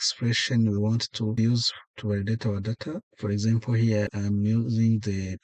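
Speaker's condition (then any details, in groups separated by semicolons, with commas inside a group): No condition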